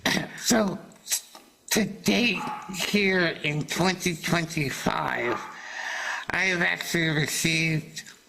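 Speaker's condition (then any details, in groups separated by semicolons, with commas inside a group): Salivary duct carcinoma surgery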